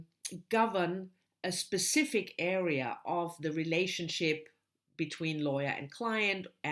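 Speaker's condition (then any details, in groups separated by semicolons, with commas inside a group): No condition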